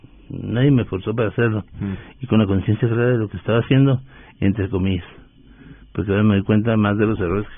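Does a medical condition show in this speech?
Yes: Parkinson's disease; stooped posture at times, loss of strength, walking, running and tennis prescribed by neurologist; voice sometimes trembles, sometimes understood, sometimes not understood at all.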